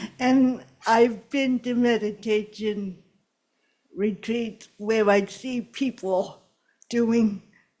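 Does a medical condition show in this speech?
Yes: cerebral palsy; since birth.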